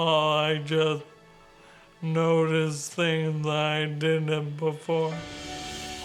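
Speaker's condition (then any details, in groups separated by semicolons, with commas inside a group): ALS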